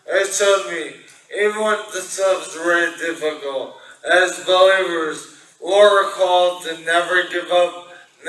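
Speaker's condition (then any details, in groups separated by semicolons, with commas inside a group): Brain injury; once unable to speak or breathe, now recovered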